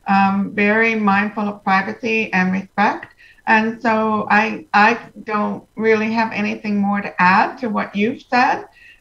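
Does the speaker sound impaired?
Yes: profound hearing loss; congenital, present from birth.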